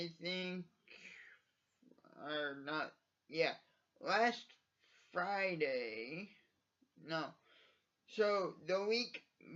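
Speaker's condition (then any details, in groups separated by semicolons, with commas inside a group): Cerebral palsy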